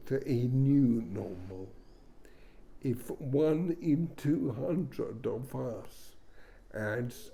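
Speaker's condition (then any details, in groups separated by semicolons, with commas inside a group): Speech impairment after car accident; car accident, powered wheelchair; 21 years since accident; hard to understand, uses computerised voice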